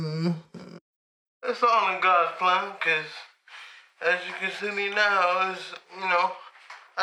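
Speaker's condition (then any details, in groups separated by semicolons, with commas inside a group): Cerebral palsy; spastic quadriplegic, birth brain bleed from forceps; nearly 40 years, wheelchair user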